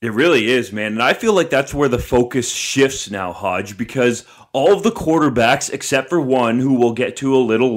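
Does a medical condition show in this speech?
No.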